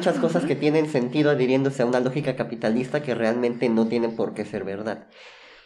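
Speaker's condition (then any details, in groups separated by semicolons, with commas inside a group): Cleft lip and palate; chili burns more than usual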